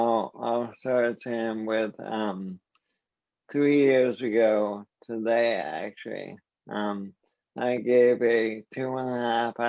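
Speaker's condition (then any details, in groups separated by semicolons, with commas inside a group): ALS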